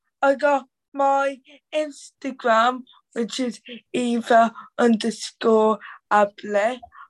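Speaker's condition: Cerebral palsy; teenager

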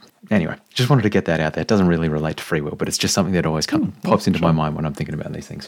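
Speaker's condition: No condition

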